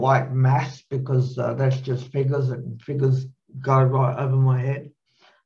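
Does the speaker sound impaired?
Yes: cerebral palsy, mild.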